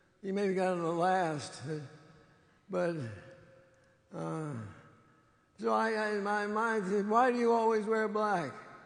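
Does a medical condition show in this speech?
Yes: Parkinson's disease; diagnosed 20 years ago.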